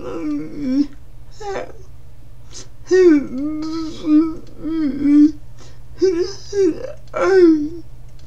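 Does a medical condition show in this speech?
Yes: cerebral palsy.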